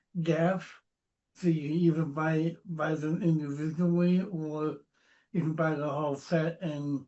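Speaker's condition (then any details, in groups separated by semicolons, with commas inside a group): Cerebral palsy; noticeable speech impediment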